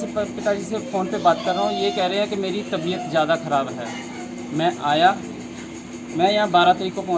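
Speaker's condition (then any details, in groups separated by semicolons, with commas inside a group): No condition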